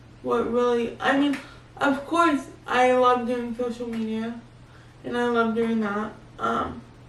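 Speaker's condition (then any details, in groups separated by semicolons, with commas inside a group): Cerebral palsy; baclofen pump for spasms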